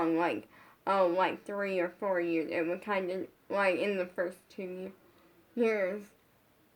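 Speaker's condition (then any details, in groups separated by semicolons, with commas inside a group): Brain injury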